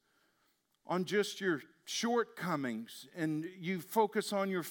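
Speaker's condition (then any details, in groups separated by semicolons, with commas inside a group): No condition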